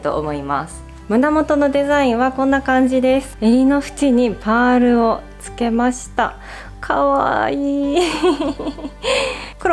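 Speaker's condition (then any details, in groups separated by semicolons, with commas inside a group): No condition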